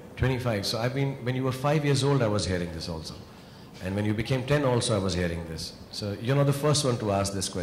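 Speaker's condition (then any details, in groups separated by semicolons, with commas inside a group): No condition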